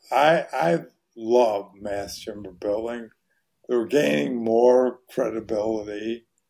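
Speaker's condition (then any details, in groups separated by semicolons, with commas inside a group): ALS; voice very hoarse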